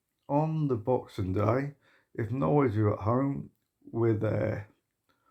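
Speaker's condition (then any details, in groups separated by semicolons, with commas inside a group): Motor neuron disease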